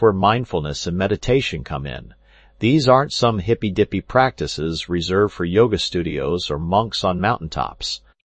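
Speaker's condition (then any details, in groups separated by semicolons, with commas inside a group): No condition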